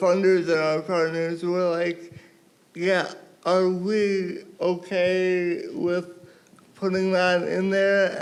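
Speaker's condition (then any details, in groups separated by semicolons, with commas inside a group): Cerebral palsy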